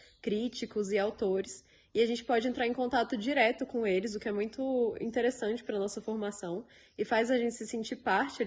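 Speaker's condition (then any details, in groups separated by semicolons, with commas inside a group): No condition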